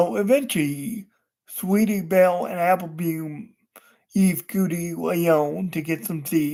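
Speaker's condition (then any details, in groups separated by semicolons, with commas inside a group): Cerebral palsy; wheelchair user, unable to walk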